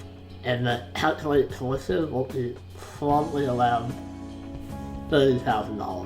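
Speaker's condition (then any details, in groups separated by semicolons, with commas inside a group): Facial palsy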